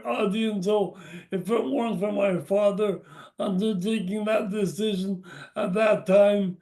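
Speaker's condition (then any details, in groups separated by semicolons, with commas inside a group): Brain injury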